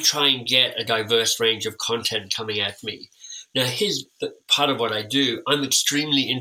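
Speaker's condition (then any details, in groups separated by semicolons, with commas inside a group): Cleft lip and palate; time with an orthodontist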